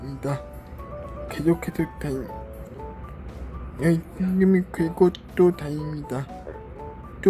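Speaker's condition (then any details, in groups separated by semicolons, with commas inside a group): Cerebral palsy; brain lesion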